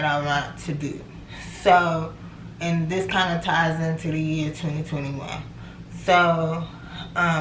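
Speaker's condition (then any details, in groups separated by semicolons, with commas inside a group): Cerebral palsy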